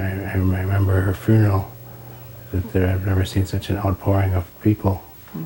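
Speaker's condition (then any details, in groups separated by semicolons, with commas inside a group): Parkinson's disease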